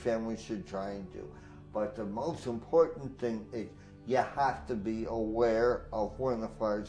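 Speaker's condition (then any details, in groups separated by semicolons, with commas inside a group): Voice box damage from tracheostomy; brain injury from smoke inhalation, carbon monoxide poisoning, voice box damaged by medic's trach tube; cannot sing as before, ongoing voice challenge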